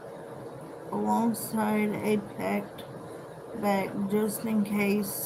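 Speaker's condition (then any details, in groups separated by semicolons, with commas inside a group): Cerebral palsy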